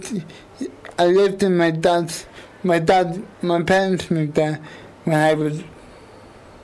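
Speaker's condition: Quadriplegic cerebral palsy; all four limbs affected, wheelchair bound

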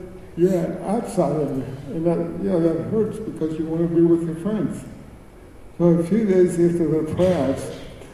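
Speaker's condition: Cerebral palsy; speech

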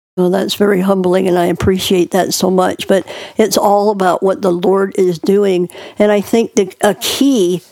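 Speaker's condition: Cleft palate; born two months premature

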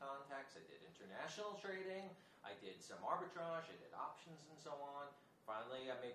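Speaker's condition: No condition

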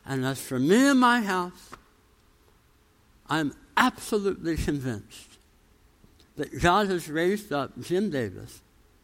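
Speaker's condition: Tongue cancer, jaw reconstruction

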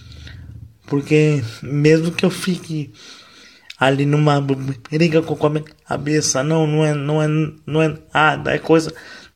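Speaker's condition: Cerebral palsy, mild; wheelchair user

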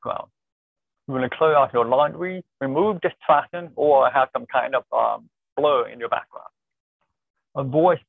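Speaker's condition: Deafness; born deaf, cochlear implant

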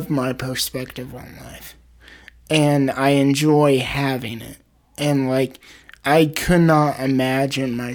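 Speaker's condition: Cerebral palsy, spastic

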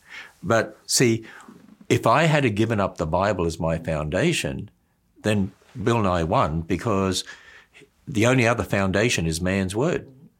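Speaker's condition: No condition

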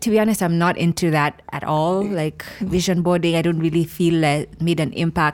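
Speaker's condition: No condition

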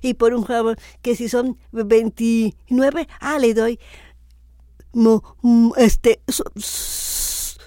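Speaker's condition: Down syndrome; adult woman

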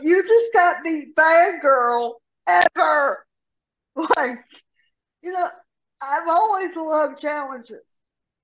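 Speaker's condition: Cerebral palsy; steel mace and steel club training

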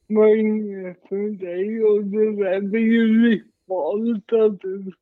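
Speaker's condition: Cerebral palsy; present from birth, brain oxygen deprivation, heart not beating at delivery, mild; difficulty with fine motor movements like zippers, shoelaces, buttons, uses adapted rifle

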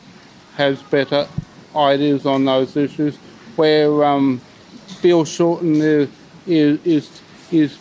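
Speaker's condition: Cerebral palsy; uses wheelchair

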